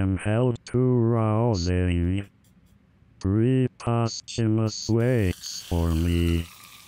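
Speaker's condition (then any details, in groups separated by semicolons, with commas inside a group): Amyotrophic lateral sclerosis; bulbar onset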